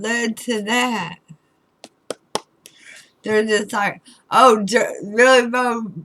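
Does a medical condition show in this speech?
Yes: throat cancer radiation damage.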